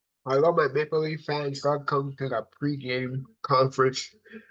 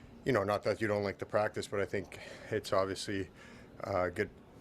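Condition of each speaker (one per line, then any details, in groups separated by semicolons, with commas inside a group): Cerebral palsy; from birth, affects brain and body muscles
No condition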